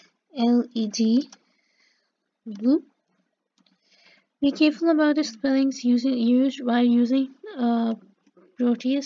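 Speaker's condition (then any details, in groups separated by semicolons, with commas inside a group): No condition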